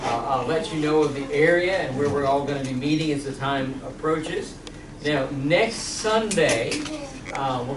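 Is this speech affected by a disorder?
No.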